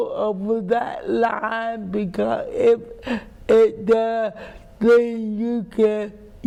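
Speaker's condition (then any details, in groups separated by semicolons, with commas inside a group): Cerebral palsy; speech impairment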